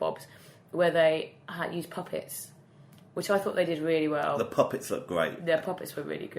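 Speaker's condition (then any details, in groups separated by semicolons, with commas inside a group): No condition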